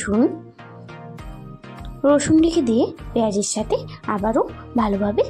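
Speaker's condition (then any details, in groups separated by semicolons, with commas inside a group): No condition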